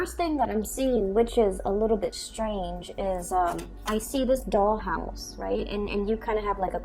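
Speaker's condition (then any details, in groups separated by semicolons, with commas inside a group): No condition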